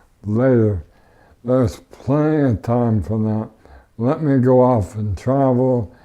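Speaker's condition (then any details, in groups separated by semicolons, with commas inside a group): ALS; power wheelchair, no tracheostomy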